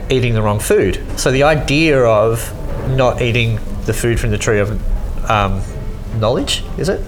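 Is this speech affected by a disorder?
Yes: cleft lip and palate; repeated hospital stays and surgeries as a baby.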